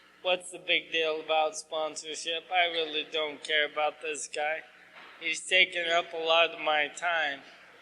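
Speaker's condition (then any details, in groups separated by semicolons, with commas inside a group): ALS; asked to talk slower, clearer, losing voice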